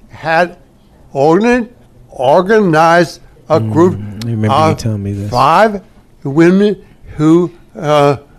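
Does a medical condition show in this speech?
Yes: stroke; over 2.5 years since onset; speech affected.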